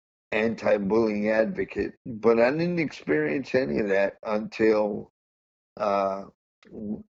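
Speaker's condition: Cerebral palsy; said to be able to speak

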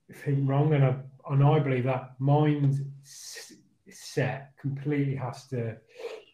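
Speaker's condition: Stammer; stammer since childhood, hard reading aloud at school, phone calls, ordering train tickets, phone callers hung up thinking prank call; still stammers, lockdown impacted stammer, had mask made saying i stammer, you'll have to wait; sound, word and phrase repetitions, part-word repetitions, fillers like um and uh; prolonged sounds, blocks

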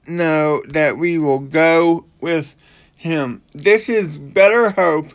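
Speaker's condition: Cerebral palsy; cerebral palsy since birth

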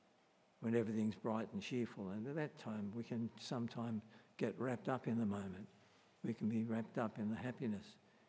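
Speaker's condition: Parkinson's disease; voice may crack

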